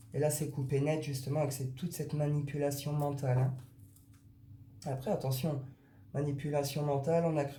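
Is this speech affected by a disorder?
No.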